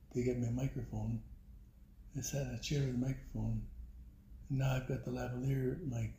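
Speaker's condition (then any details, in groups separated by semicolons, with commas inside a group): Parkinson's; voice went with Parkinson's, can still whisper, formerly whisper carried and was heard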